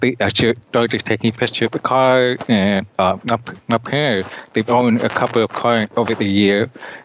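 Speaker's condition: Deafness; cannot hear well

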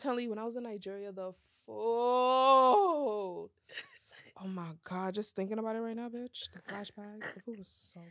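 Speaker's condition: No condition

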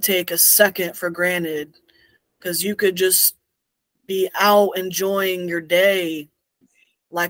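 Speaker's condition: No condition

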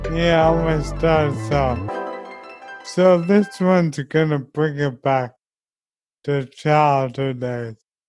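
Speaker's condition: ALS; Taylor as paid caregiver 40 hours weekly

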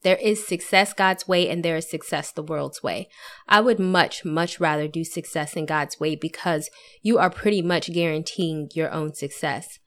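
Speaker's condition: No condition

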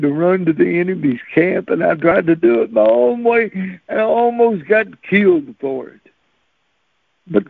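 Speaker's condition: Cerebral palsy; since birth

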